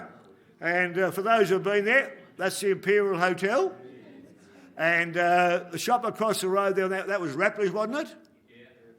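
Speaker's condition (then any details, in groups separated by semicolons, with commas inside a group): No condition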